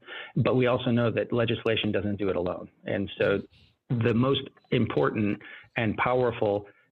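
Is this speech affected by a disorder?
No.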